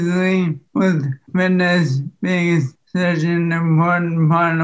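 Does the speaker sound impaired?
Yes: ALS; diagnosed in Kansas, losing ability to use muscles; speech has declined.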